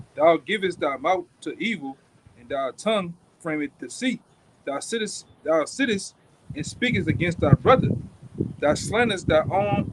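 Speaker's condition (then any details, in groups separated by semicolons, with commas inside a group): No condition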